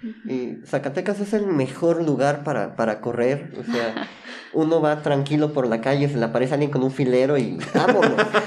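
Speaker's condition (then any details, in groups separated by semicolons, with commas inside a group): Cleft lip and palate; chili burns more than usual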